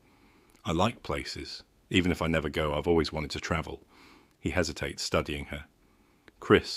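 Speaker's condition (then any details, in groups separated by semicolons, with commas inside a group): No condition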